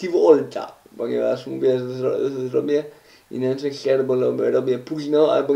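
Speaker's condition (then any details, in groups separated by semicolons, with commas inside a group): Cerebral palsy; uses wheelchair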